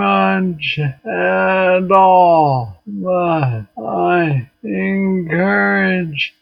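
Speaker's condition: Parkinson's disease; young onset Parkinson's, diagnosed at age 35; speaking difficult today, audible difference, jaw tension makes speech difficult

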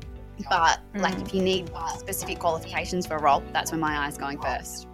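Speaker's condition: No condition

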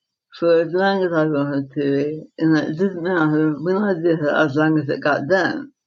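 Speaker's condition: Dystonia, secondary to encephalitis; progressive, losing muscle control, severe hearing loss, hearing aids, lip reading, types with mouth

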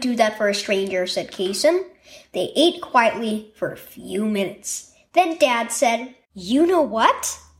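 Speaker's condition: No condition

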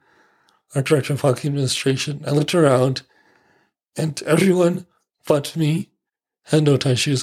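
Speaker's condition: ALS; facial and jaw changes

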